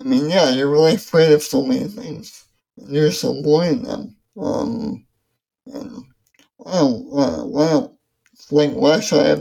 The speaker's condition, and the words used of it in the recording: ALS (motor neuron disease). I was apologizing for my speech, but I'm doing the best I can.